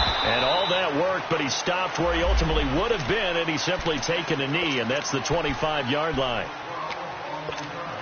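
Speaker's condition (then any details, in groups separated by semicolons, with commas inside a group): No condition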